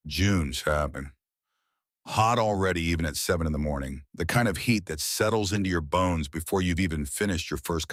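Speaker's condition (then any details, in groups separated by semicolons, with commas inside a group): No condition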